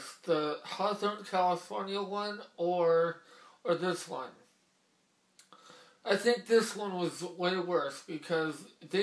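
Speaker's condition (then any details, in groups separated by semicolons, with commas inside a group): Mobius syndrome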